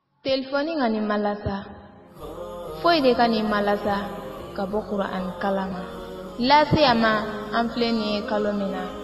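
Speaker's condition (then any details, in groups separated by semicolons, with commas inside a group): No condition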